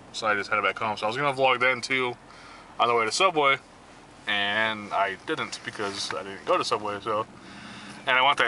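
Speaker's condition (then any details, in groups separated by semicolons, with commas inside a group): No condition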